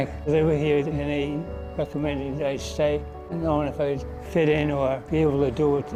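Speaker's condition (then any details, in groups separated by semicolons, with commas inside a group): Parkinson's; onset with progressive shaking; diagnosed 10 years ago, age 74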